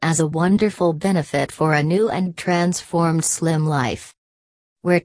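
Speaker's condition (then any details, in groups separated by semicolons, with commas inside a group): No condition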